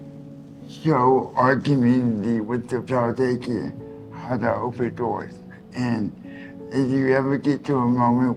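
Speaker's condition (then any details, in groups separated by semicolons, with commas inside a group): Cerebral palsy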